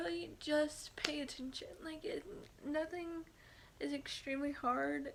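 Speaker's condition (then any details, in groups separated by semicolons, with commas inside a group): Cerebral palsy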